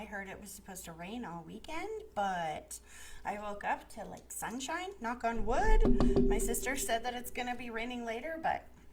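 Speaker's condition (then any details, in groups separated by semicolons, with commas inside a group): No condition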